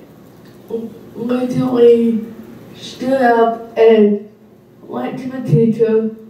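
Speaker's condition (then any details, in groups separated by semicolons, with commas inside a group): Cerebral palsy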